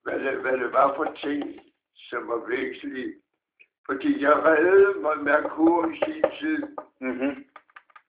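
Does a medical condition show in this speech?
Yes: Parkinson's disease.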